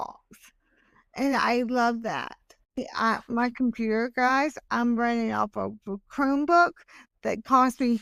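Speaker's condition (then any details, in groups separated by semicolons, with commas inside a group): Hemiplegic cerebral palsy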